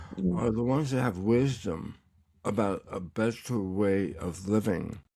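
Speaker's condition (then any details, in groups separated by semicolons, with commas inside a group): Tongue cancer; partial tongue removal, tongue paralyzed by tumor; recovering, tongue exercises; could not speak when paralyzed, expected to improve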